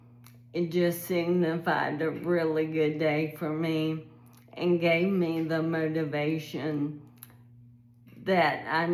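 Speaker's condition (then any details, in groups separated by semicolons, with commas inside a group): ALS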